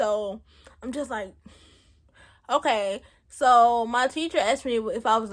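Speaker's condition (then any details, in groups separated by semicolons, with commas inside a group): Cerebral palsy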